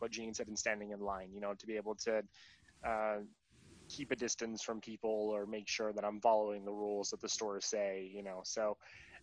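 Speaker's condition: No condition

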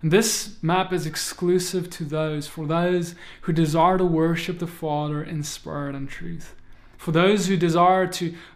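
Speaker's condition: No condition

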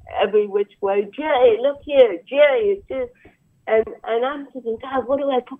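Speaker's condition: Cerebral palsy; walking poor afterward

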